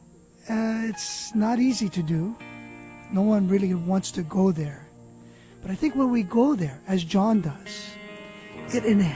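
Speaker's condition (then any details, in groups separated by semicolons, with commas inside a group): No condition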